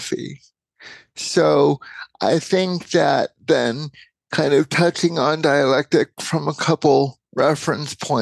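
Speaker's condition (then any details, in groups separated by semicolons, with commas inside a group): Cerebral palsy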